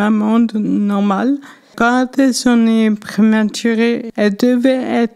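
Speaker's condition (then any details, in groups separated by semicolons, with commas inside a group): Cerebral palsy; affects left side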